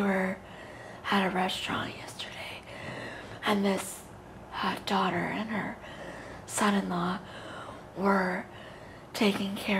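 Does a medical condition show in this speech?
Yes: cerebral palsy; very premature birth.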